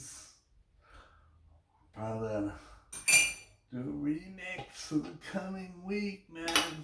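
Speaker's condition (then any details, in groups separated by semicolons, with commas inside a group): Brain injury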